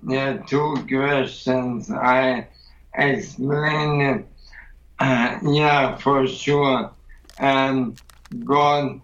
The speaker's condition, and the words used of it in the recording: ALS (motor neuron disease). I didn't notice a big change, but his language, but his voice definitely has changed.